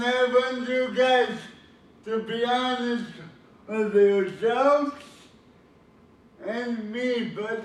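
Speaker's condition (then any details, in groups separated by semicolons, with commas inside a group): Cerebral palsy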